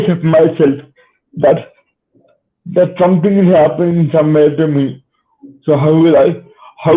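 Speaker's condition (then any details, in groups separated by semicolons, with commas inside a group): Cerebral palsy; spastic type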